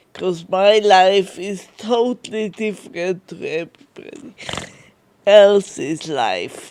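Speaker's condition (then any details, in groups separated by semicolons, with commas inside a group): Multiple sclerosis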